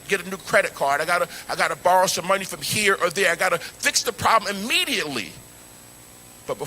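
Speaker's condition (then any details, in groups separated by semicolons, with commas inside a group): No condition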